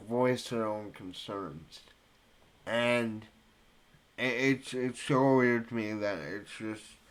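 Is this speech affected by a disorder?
Yes: cerebral palsy.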